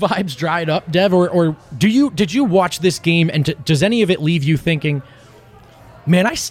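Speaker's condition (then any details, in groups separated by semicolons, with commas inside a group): No condition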